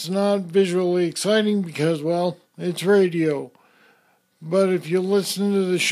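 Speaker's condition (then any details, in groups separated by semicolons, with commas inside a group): Parkinson's disease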